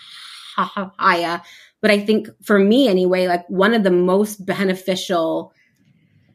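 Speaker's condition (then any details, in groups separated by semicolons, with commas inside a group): Stuttering; variable stuttering, formerly preoccupied with which words would be easier to say, helped by stuttering community; amount of stuttering, feeling stuck and physical tension fluctuate, stutters openly; repeated sounds, prolonged sounds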